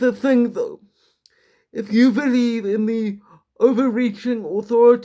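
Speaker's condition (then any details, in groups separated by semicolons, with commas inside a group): Quadriplegic cerebral palsy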